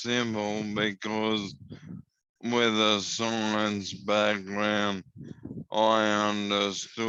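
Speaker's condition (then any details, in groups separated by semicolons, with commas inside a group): Motor neurone disease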